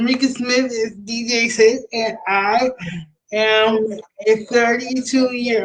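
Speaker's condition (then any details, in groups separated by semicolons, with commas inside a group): Cerebral palsy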